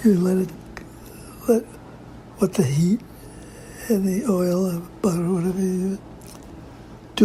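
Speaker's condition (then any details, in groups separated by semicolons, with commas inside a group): Parkinson's disease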